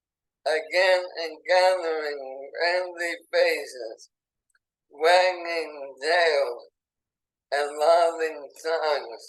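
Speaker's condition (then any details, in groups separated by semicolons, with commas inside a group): ALS; burning in lungs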